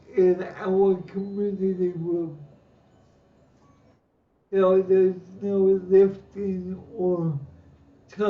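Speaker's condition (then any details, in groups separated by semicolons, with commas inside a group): Cerebral palsy; lifelong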